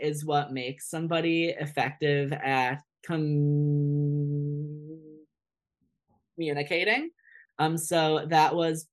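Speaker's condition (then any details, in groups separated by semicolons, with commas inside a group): Stuttering; onset very early in childhood, speech therapy since childhood, including with an SLP who stutters; occasional word and phrase repetitions, restarts; prolonged sounds, blocks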